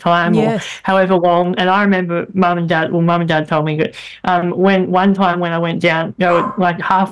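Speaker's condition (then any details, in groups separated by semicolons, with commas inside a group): Bilateral cleft lip and palate; throat operation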